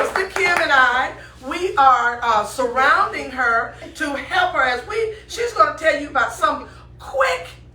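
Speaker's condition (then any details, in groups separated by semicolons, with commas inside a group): No condition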